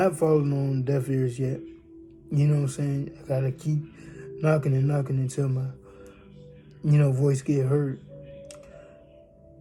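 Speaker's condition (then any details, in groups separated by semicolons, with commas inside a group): Cerebral palsy; from birth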